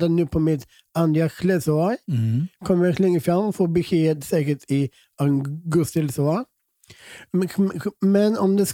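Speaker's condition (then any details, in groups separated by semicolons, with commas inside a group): Down syndrome; present from birth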